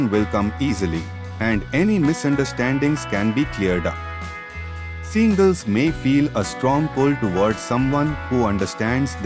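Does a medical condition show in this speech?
No.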